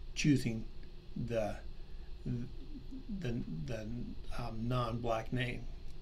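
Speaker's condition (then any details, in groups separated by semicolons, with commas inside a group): No condition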